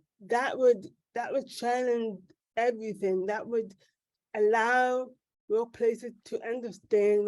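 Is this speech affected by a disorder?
Yes: cerebral palsy.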